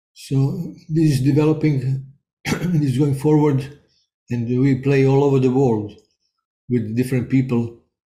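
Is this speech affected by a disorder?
Yes: Parkinson's disease; onset around age 55 or 56, stopped playing guitar because could not play syncopation; about 12 years since diagnosis, ping pong therapy 2-3 times weekly, syncopation regained, symptoms improved.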